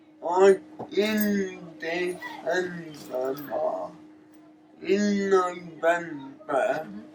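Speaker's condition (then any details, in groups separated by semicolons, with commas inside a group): Cerebral palsy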